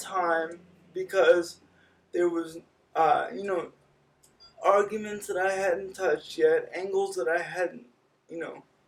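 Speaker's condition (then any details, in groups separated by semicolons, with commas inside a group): Cerebral palsy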